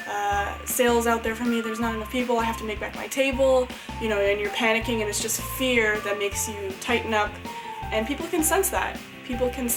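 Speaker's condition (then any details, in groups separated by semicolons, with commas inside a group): No condition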